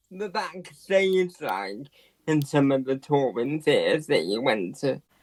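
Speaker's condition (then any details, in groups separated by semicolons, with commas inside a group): Quadriplegic cerebral palsy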